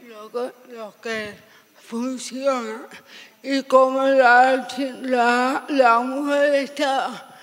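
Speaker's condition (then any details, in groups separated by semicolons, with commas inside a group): Severe cerebral palsy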